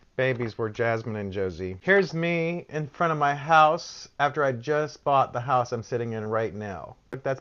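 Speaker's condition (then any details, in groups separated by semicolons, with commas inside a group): No condition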